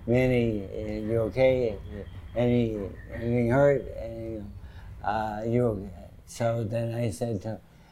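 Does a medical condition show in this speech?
Yes: Parkinson's disease; sometimes.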